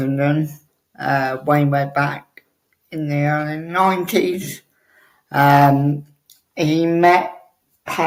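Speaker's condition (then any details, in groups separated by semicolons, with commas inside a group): Cerebral palsy; wheelchair user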